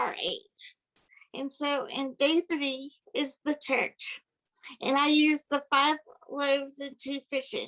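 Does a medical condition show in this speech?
Yes: cerebral palsy; physical disability.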